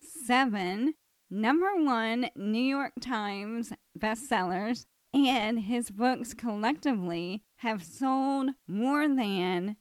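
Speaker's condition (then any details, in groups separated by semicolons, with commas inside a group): ALS; voice changing and declining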